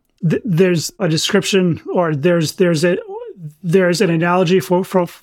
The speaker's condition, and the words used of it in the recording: Stuttering. Right now, I'm kind of in a low point on stuttering.